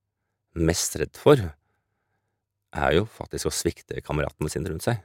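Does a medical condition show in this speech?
No.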